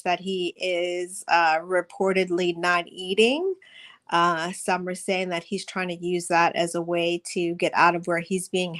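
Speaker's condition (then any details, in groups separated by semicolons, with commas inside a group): No condition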